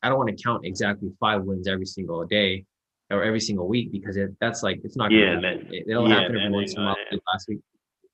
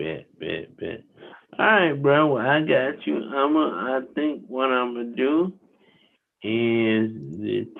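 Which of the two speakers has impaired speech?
The second: cerebral palsy; wheelchair user.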